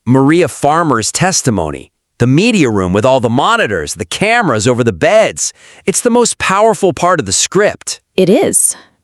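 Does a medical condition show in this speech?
No.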